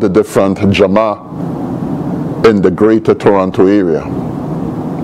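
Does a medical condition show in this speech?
No.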